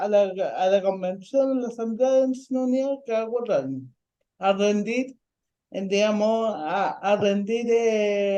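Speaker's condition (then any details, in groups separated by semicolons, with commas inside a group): Ataxic cerebral palsy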